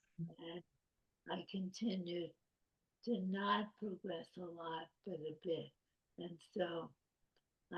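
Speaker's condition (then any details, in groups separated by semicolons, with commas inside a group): ALS; speaking is a challenge, early swallowing trouble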